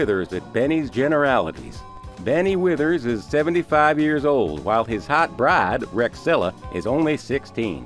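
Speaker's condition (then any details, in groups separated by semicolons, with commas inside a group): No condition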